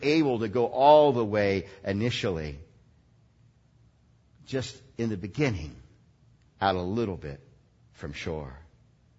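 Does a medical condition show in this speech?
No.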